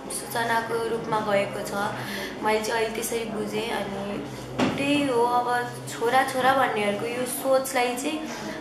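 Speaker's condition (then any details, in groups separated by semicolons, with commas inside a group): No condition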